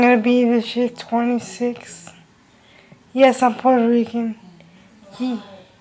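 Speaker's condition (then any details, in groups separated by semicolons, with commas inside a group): Cerebral palsy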